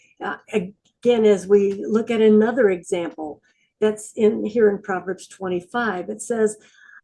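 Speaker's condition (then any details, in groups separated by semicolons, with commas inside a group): No condition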